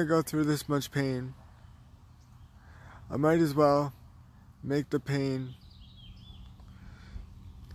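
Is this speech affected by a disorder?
Yes: cerebral palsy, spastic.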